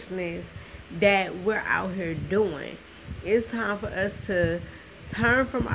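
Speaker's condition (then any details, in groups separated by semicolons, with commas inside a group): Cerebral palsy, spastic; now talking and breathing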